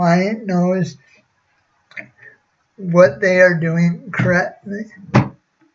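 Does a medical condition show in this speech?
Yes: cerebral palsy.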